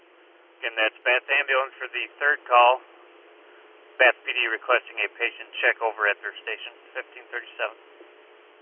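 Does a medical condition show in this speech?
No.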